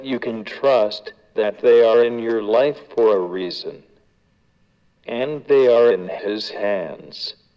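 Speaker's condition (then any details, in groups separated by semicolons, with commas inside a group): Cerebral palsy; diagnosed at eight months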